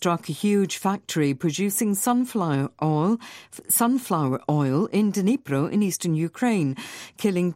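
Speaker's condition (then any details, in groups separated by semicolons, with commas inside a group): No condition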